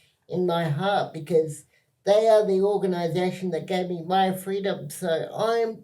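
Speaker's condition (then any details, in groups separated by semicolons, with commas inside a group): Cerebral palsy spastic quadriplegia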